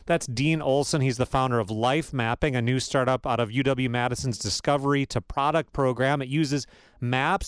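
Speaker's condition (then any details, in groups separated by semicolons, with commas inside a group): No condition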